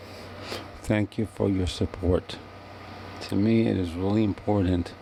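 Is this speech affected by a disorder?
Yes: cerebral palsy; wheelchair user.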